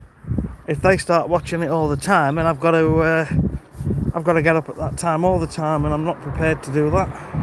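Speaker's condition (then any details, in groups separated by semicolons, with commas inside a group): No condition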